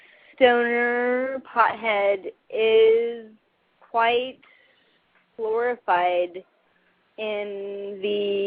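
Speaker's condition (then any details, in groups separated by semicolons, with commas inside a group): Cerebral palsy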